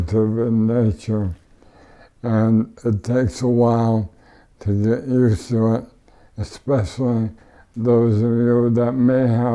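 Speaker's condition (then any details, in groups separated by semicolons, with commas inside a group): ALS; tracheotomy, wheelchair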